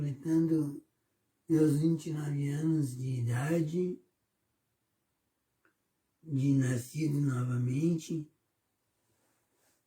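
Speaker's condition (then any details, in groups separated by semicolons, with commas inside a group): Cerebellar ataxia; degenerative hereditary form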